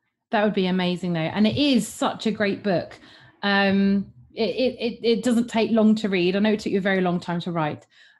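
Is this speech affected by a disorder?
No.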